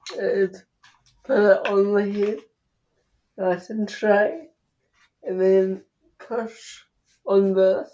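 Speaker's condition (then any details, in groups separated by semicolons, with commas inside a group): Cerebral palsy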